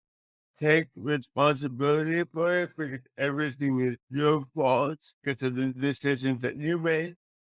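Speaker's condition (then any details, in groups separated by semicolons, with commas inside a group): Cerebral palsy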